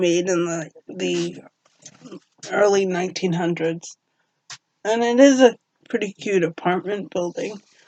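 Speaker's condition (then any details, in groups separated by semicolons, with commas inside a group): Cerebral palsy; uses walker, no wheelchair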